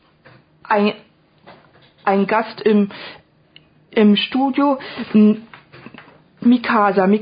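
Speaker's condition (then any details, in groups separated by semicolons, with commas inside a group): Stuttering; stutters more in English than German, even more in French; repeated words, prolonged sounds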